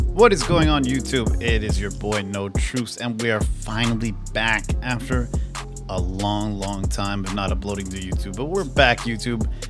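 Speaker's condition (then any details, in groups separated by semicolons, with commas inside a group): No condition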